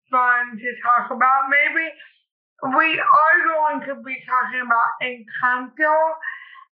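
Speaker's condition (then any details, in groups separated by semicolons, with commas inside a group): Cerebral palsy; cerebral palsy since childhood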